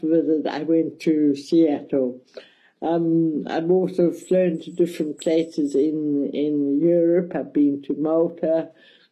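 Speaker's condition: Cerebral palsy; mild, balance slightly affected, hand control affected, walks, requests wheelchair assistance at airports; speech mildly affected

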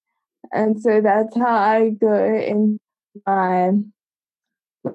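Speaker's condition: Cerebral palsy; congenital, from birth, age 25

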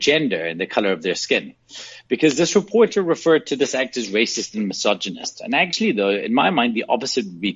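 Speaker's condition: No condition

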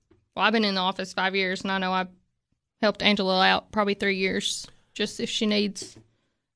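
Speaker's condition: No condition

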